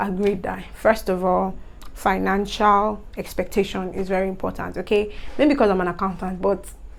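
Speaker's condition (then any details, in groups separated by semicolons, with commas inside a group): No condition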